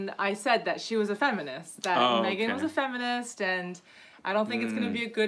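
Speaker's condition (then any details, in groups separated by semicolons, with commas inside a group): No condition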